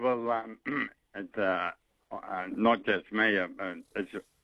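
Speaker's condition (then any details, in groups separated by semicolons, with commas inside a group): Motor neurone disease; diagnosed, no treatment or cure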